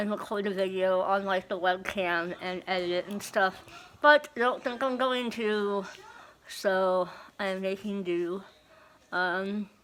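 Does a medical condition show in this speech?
Yes: Moebius syndrome.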